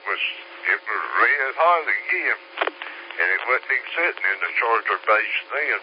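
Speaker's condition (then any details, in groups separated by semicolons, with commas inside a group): Slurred speech; stroke 3 years ago, takes 17 different medications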